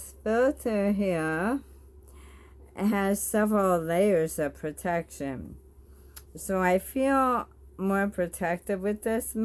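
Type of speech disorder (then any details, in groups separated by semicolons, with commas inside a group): Bulbar dysarthria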